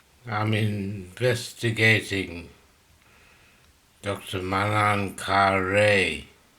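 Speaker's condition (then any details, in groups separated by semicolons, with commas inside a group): Slurred speech from poisoning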